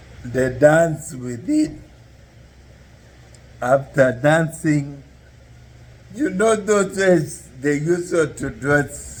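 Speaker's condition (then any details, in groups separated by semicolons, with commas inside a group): Neurological disease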